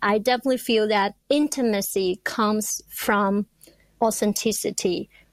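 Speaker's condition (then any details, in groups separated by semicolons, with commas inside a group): No condition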